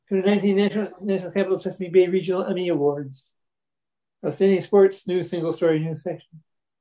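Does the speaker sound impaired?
Yes: Parkinson's disease; progressive Parkinson's, deep brain stimulation (DBS) surgery about 4 years after diagnosis; falls frequently, weak diaphragm, reduced breathing, rides A-Linker bicycle, exercises at gym; speech affected by Parkinson's and DBS surgery.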